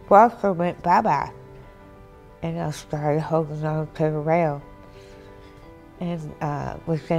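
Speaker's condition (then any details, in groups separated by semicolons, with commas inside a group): Tongue cancer surgery; aggressive squamous cell carcinoma, over half tongue removed, thigh-tissue reconstruction; post surgery and rehabilitation; speechless three months post-surgery, now slow, raspy voice, food manipulation difficult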